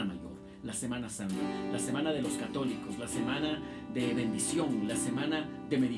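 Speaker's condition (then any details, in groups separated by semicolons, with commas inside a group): No condition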